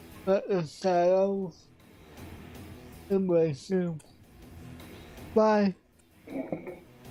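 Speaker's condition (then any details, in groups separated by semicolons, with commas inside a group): Cerebral palsy; affects voice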